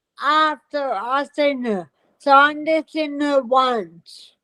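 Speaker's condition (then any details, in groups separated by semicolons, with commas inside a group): Multiple system atrophy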